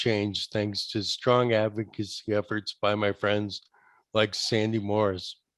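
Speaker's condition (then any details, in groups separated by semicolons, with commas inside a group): ALS; limb onset; diagnosed age 48, investigational therapy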